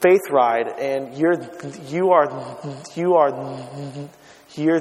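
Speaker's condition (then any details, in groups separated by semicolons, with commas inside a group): Stuttering; lifelong stuttering since starting to talk, about 20 years; stutters while speaking, openly discloses stuttering to audience; fear of words and sounds, awkward when stuttering, faces stuttering daily, taught to disclose; repeated words, prolonged sounds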